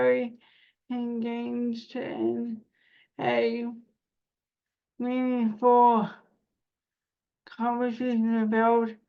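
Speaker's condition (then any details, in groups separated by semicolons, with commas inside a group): Cerebral palsy; spasticity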